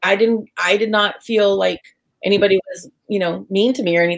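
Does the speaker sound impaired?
No.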